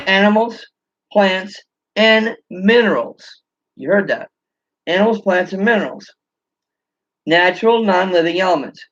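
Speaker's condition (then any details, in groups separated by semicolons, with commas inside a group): No condition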